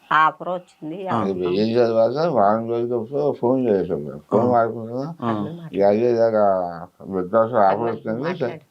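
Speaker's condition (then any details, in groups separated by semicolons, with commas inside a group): Mouth cancer; surgery, part removed; recovering after recent surgery; difficulty eating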